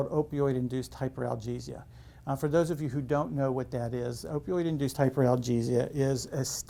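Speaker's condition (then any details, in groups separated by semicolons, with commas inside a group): No condition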